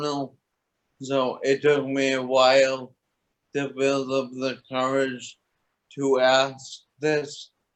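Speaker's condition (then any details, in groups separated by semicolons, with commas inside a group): Toxic leukoencephalopathy, locked-in syndrome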